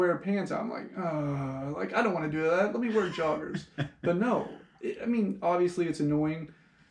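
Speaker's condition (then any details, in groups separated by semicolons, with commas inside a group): No condition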